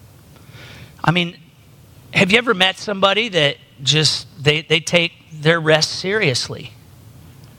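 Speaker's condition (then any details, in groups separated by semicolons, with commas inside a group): No condition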